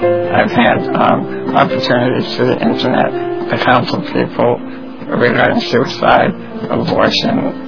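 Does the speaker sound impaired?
Yes: spinal muscular atrophy; congenital, progressive muscle weakness, bedbound since early 20s, no hand movement, tracheostomy about 10 years ago; permanent stomach feeding tube, liquid diet, trach suctioning when lungs congested; dependent on voice for everything, uses voice recognition computer.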